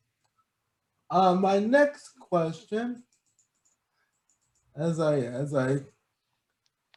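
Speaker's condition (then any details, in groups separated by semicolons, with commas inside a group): Cerebral palsy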